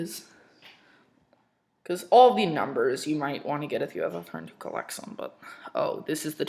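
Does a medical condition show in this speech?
No.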